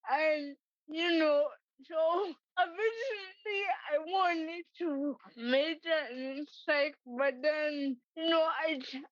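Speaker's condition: Cerebral palsy; types instead

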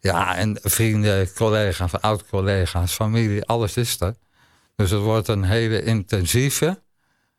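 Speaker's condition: ALS; ALS diagnosed 2021 in Zwolle hospital, began with muscle twitching during corona, 20 kg muscle lost in 1.5 years; talks less after recent days of exertion, speaking costs energy, still easy to understand

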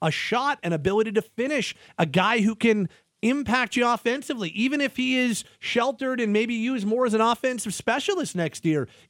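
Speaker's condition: No condition

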